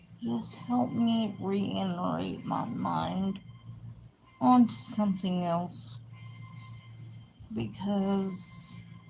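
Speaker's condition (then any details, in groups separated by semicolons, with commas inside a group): Cerebral palsy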